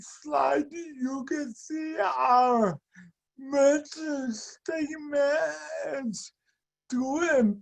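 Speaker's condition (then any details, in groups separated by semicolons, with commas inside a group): Speech and mobility impairment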